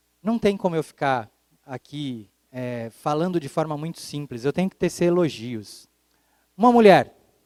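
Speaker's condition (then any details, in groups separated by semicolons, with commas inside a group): No condition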